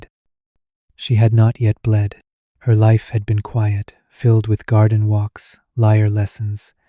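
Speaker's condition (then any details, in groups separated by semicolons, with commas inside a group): No condition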